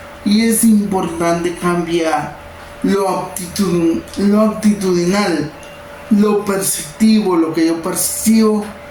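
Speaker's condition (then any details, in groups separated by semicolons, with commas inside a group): Cerebral palsy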